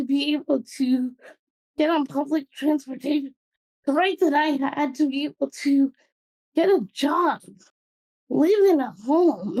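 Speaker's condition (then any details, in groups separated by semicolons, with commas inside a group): Cerebral palsy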